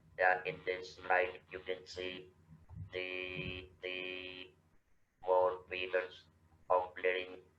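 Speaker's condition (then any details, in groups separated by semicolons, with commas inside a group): Laryngectomy (vocal cords removed) after stage IV vocal cord cancer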